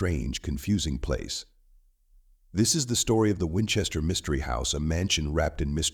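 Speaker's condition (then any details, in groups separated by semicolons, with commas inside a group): No condition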